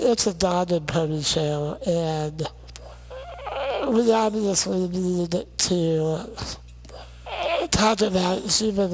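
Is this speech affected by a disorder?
Yes: non-progressive muscular dystrophy.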